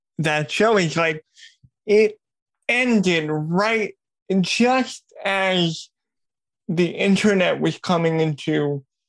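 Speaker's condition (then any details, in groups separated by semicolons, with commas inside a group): Cerebral palsy; voice sometimes sounds childlike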